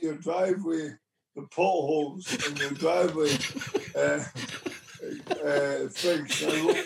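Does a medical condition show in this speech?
Yes: motor neurone disease; onset with left hand weakness, speech therapists offered.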